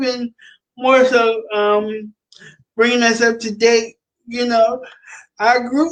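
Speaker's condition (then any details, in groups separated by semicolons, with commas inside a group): Cerebral palsy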